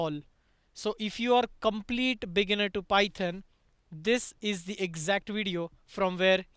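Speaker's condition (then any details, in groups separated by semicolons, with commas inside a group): No condition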